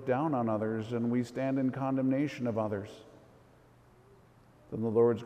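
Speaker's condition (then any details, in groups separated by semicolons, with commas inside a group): No condition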